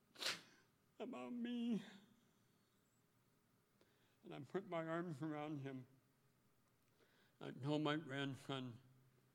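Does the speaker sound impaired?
Yes: speech impediment; could not speak or chew in childhood.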